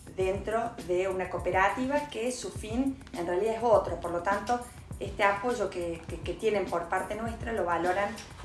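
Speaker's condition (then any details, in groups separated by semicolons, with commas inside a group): No condition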